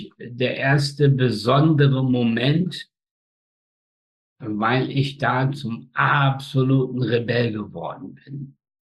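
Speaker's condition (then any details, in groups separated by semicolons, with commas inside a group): Spastic tetraparesis, spastic quadriplegia; four limbs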